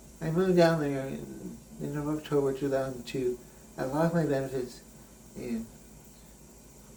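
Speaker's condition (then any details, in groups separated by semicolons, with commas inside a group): Brain injury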